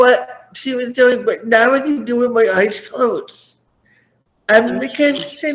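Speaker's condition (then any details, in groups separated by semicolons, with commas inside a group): Cerebral palsy; did not talk until about age five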